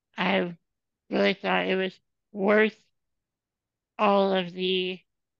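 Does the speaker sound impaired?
Yes: spinal muscular atrophy; motorized wheelchair user whole life.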